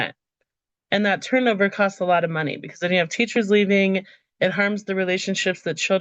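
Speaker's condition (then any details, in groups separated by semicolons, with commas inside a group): No condition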